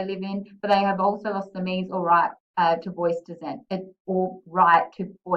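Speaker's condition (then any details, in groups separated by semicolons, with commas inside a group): No condition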